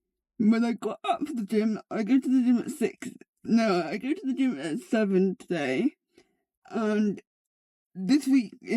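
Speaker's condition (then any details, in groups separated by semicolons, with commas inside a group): Cerebral palsy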